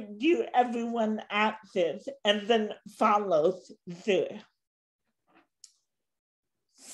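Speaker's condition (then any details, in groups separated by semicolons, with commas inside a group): Cerebral palsy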